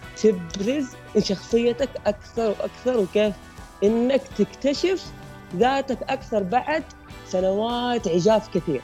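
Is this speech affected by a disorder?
Yes: stuttering; milder than many others, therapy begun about two years ago, cognitive behavioral therapy, strategy training; here prolonged sounds.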